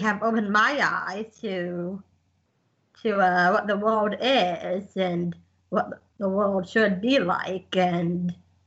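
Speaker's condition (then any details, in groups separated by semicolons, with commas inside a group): Down syndrome; congenital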